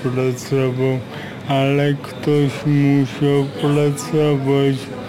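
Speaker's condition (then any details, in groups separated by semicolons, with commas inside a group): Aphasia; right-sided weakness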